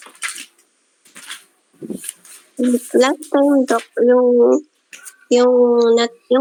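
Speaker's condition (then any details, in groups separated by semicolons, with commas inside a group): No condition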